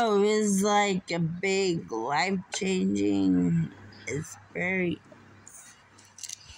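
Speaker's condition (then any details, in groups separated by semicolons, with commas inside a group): Muscular dystrophy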